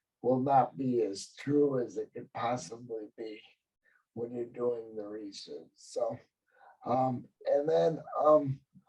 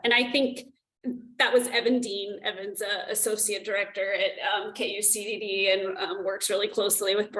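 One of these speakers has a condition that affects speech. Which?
The first: cerebral palsy.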